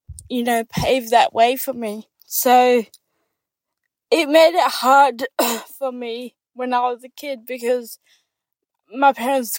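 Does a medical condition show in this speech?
Yes: cerebral palsy; diagnosed with cerebral palsy after birth in New Zealand, complex medical needs from childhood; ongoing therapy, attends therapy office.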